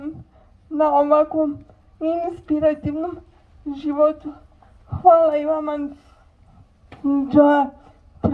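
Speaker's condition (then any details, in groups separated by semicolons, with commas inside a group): Cerebral palsy; severe movement impairment; impaired speech, speech largely retained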